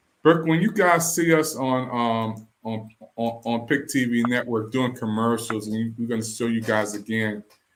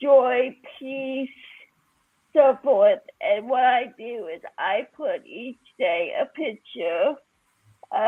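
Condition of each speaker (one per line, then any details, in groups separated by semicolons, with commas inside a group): No condition
Cerebral palsy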